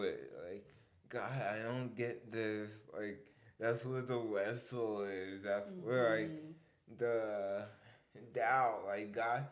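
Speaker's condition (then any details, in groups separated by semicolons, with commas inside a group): Cerebral palsy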